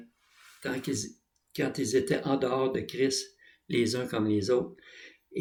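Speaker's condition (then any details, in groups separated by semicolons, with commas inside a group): No condition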